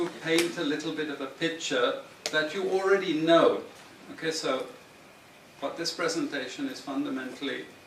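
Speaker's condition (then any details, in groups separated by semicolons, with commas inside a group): No condition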